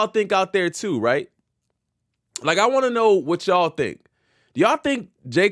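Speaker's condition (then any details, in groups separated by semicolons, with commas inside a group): No condition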